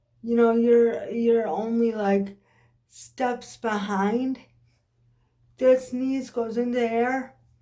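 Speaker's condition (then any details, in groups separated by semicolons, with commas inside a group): Cerebral palsy; occasional swallowing problems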